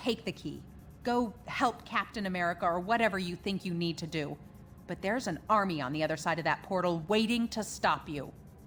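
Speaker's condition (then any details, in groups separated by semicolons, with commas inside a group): No condition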